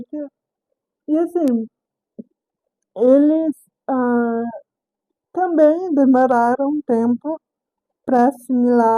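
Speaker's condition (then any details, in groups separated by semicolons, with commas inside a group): Cerebral palsy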